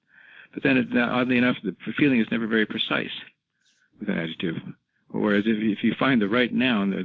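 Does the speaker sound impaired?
Yes: Parkinson's disease, rigidity-predominant, no tremor.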